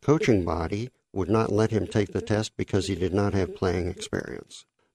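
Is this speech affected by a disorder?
Yes: cleft lip and palate; several unpleasant surgeries in childhood.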